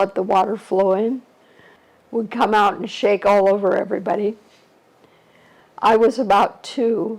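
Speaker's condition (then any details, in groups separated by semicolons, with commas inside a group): ALS; shortly after diagnosis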